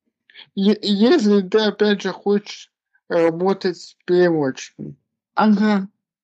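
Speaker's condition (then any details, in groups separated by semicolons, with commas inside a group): Cerebral palsy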